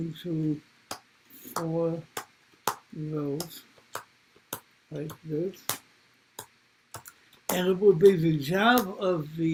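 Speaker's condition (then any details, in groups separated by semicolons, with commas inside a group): Cerebral palsy; from birth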